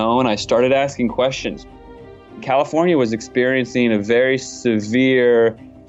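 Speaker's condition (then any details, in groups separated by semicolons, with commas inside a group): No condition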